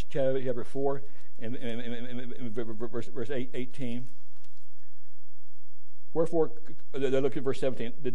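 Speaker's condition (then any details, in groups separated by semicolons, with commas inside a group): Stuttering; struggled with it for a while, adults at gadsdale said stutter barred preaching; more stuttering tonight, tired, feels an hour later after watch not set back; worse when tired, later in the day; repeated sounds, repeated words, prolonged sounds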